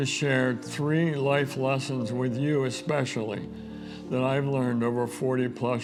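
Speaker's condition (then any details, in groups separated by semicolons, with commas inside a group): ALS; diagnosed almost two years ago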